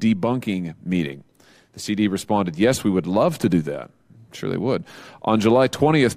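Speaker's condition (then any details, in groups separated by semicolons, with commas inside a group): No condition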